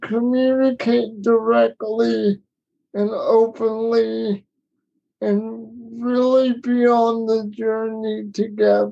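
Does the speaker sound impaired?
Yes: cerebral palsy; daily wheelchair use for mobility.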